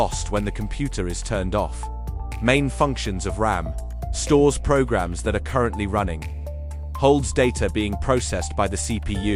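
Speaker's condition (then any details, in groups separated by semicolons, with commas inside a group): No condition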